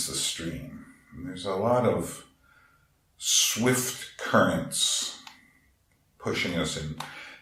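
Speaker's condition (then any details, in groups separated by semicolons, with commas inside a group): No condition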